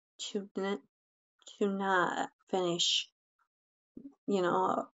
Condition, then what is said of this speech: Stuttering. I still have people laugh in my face. Oh, you forget your number, or oh, you forget your name? No, I stutter.